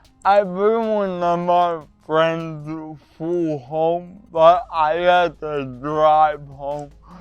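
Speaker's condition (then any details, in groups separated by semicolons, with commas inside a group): Cerebral palsy; voice often not understood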